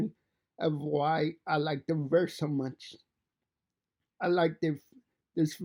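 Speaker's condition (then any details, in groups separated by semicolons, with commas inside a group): Cerebral palsy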